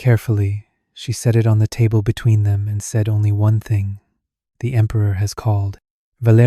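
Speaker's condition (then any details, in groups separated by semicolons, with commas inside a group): No condition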